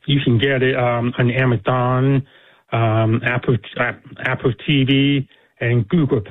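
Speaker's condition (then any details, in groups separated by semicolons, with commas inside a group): Deafness; deaf accent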